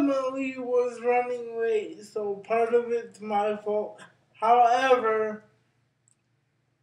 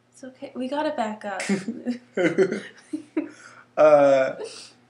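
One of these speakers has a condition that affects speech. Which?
The first: cerebral palsy; brain injury.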